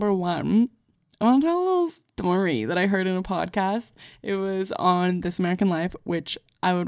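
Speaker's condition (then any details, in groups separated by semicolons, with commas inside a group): No condition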